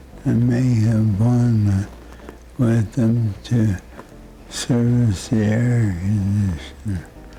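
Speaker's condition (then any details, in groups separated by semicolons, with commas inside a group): Parkinson's disease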